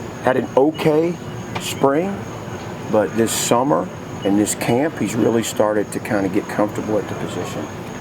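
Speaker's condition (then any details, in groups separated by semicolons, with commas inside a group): No condition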